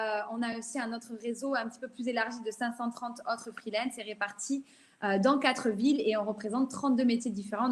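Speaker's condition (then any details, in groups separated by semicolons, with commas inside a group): No condition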